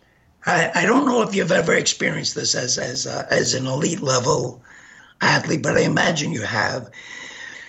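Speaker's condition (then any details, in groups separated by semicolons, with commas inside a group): Gunshot injury to voice box; shot 15 times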